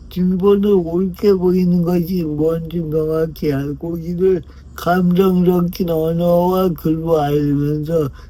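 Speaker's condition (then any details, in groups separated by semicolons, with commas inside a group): Brain lesion disability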